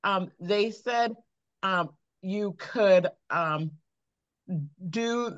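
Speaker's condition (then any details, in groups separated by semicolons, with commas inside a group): Aphasia after stroke; trouble with mental arithmetic, walking difficulty after stroke; over a year since stroke; fluent with frequent 'you know' fillers, restarts, trailing unfinished sentences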